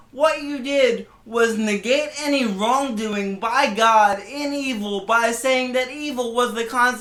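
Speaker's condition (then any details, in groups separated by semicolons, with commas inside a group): Cerebral palsy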